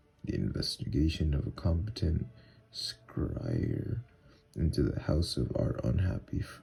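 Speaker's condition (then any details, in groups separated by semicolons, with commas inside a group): No condition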